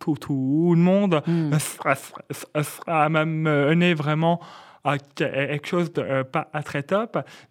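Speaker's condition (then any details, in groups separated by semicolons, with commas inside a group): Stuttering; stuttering since age 4, first misdiagnosed as Gilles de la Tourette, cause hypothesized as several traumas; repeated sounds, repeated words, prolonged sounds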